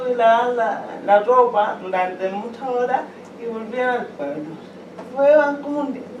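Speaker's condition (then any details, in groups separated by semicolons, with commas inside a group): Cerebral palsy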